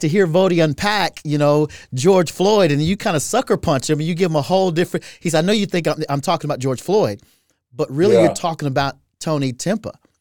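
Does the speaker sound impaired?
No.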